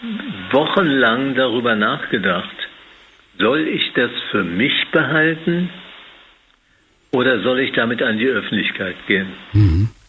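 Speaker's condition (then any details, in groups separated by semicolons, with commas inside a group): Parkinson's disease; years of hand tremor holding a glass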